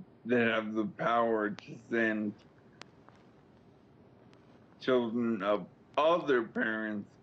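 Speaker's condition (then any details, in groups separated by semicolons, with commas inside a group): Slurred speech after coma; after four-day coma, lost dexterity, upper body strength, paralyzed; stopping nourishment and life-extending medication; speech significantly slurred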